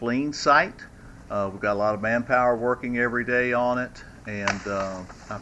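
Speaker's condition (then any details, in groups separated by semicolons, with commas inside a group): No condition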